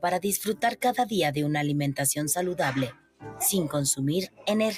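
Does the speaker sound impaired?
No.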